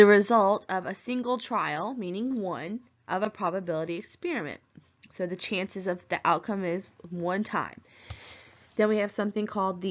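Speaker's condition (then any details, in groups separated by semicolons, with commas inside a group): No condition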